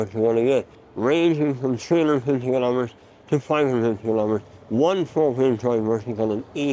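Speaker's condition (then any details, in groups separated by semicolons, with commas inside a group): Mouth cancer surgery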